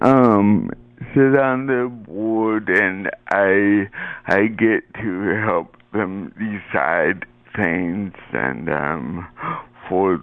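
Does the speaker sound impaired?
Yes: cerebral palsy.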